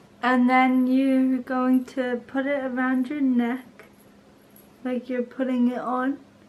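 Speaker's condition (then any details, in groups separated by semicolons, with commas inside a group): Cerebral palsy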